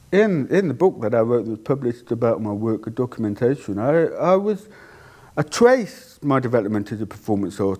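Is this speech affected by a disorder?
Yes: deafness; cannot hear own voice.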